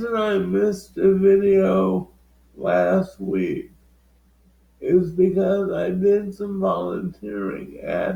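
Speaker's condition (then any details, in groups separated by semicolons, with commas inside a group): Cerebral palsy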